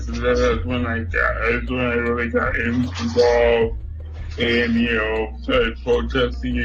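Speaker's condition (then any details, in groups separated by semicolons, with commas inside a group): Cerebral palsy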